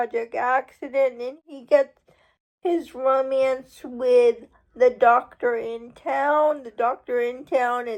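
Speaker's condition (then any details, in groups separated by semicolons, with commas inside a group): Cerebral palsy; uses wheelchair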